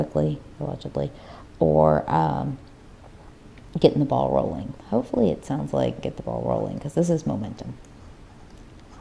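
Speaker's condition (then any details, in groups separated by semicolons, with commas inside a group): No condition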